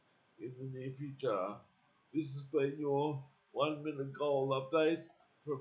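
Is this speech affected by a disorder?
Yes: cerebral palsy; uses wheelchair.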